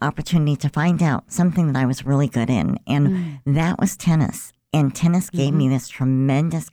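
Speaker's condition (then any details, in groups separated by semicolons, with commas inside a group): Cleft lip and palate; congenital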